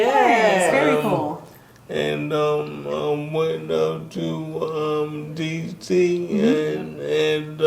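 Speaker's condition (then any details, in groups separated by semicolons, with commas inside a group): ALS; bulbar onset, first symptom raspy voice; still able to speak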